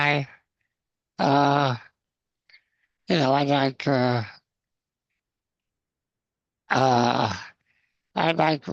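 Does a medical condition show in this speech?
Yes: spinal muscular atrophy.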